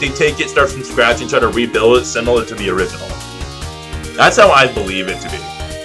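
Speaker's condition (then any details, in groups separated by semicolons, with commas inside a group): No condition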